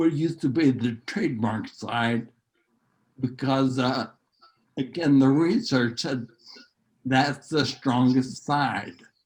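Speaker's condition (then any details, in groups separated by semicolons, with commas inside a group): Neurological disease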